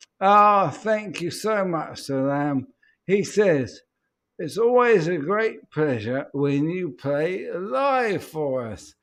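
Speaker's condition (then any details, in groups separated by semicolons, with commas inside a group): ALS; speech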